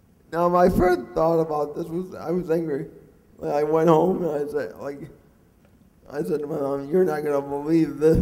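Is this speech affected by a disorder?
Yes: cerebral palsy; mixed quadriplegic type.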